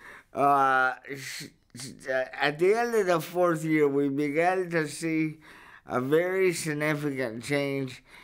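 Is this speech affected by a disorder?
Yes: cerebral palsy; verbal, able to speak up.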